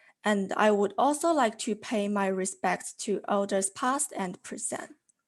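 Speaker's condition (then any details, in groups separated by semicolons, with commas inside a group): No condition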